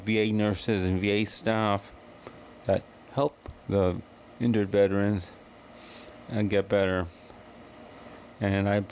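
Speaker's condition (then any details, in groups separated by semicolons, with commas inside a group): Cerebral palsy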